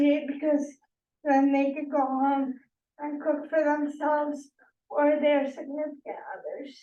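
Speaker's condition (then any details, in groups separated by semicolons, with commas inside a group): Cerebral palsy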